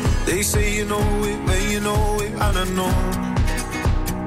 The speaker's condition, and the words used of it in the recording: None; typical speech.